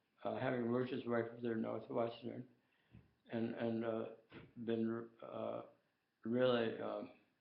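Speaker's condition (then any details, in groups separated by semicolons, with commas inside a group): Tongue cancer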